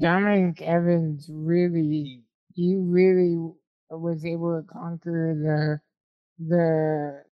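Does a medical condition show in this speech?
Yes: spinal muscular atrophy type 2.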